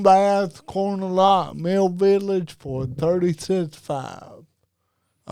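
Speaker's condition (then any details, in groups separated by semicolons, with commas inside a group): Cerebral palsy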